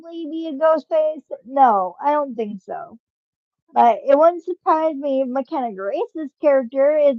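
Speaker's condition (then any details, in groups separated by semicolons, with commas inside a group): Cerebral palsy, spastic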